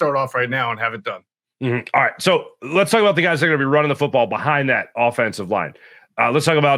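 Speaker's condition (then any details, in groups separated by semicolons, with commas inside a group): No condition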